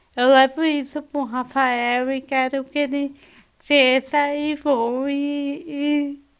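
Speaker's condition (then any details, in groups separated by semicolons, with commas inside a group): Cerebral palsy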